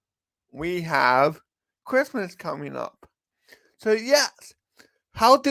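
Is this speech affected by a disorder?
Yes: cerebral palsy; from birth.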